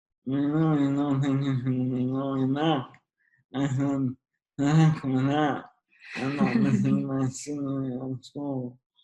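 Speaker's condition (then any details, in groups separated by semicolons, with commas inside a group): ALS; young onset, slow progressor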